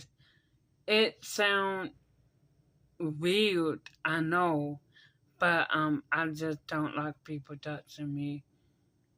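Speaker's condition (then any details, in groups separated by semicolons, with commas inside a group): Cerebral palsy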